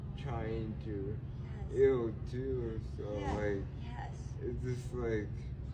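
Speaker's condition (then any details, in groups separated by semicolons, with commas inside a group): Cerebral palsy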